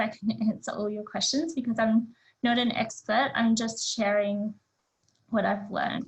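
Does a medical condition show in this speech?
No.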